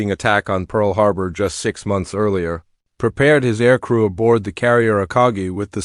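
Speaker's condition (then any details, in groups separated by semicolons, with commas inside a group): No condition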